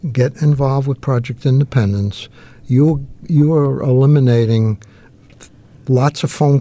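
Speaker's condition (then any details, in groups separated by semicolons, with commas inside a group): No condition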